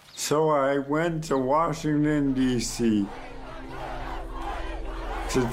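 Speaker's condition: ALS; progressive, within a year affecting every body part including voice, later eye-gaze computer speech; newly diagnosed, about a year since onset, muscles weakening, ventilator anticipated; voice changed and weakening, losing ability to speak

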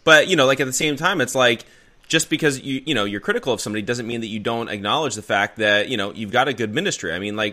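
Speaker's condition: No condition

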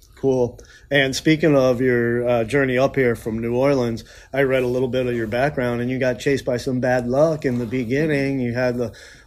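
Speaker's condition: No condition

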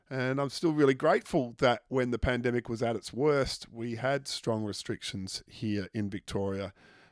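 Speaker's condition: No condition

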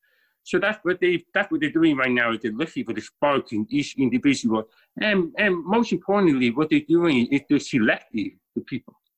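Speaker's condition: Deafness, born deaf

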